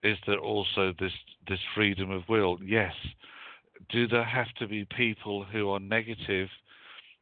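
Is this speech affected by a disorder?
No.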